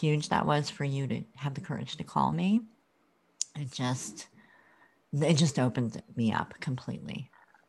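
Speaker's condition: Cleft lip and palate

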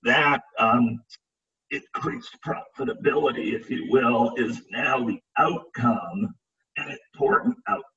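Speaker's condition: Spasmodic dysphonia; acquired unexpectedly

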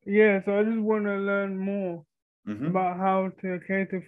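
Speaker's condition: Cerebral palsy (quadriplegia); wheelchair user

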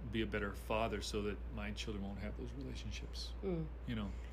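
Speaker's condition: No condition

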